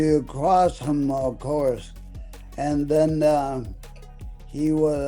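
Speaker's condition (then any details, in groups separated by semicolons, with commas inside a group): ALS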